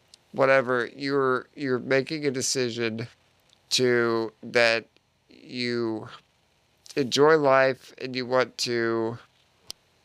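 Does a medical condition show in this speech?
Yes: Duchenne muscular dystrophy; relies on breathing machine.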